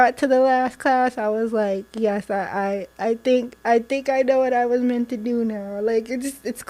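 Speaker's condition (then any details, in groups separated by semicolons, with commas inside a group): Cerebral palsy; spastic left hemiplegia, left side partially paralyzed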